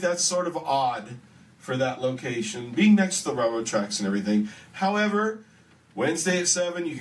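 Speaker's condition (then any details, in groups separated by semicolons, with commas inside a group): No condition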